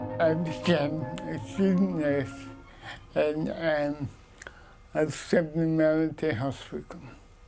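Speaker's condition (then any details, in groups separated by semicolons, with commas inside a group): Cerebral palsy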